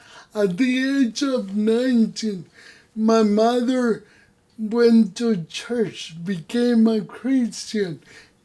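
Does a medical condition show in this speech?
Yes: cerebral palsy; voice.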